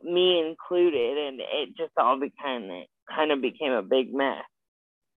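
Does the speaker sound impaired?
Yes: spastic quadriplegic cerebral palsy; brain-body communication misfire, uses wheelchair, not paralysis, full body sensation.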